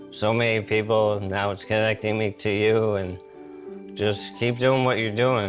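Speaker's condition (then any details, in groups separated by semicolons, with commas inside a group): ALS; gradually increasing weakness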